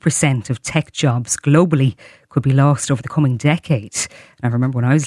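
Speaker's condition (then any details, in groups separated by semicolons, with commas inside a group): No condition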